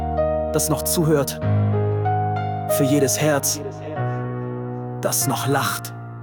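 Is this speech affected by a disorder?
No.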